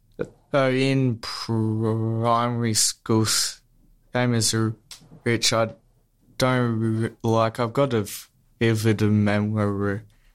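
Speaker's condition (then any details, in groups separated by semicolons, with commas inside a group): Stutter; stutter since childhood, smooth speech therapy at Box Hill Speech Pathology Clinic from age 14 or 15, two years; prolonged sounds, blocks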